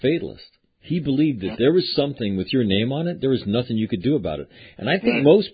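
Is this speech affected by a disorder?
No.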